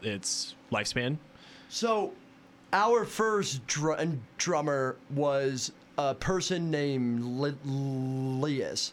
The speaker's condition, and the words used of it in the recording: Stuttering. He was like, "That's kind of like torture because of my stutter," and I was like, "Well."